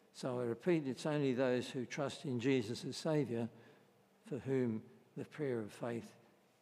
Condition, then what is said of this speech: Parkinson's disease. Don't worry about my voice. If it really cracks up, I'll